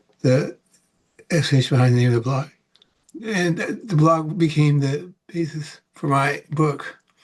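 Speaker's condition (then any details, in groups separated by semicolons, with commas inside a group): Parkinson's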